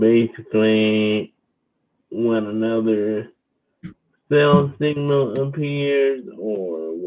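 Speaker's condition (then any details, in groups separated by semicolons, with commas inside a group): Cerebral palsy; wheelchair user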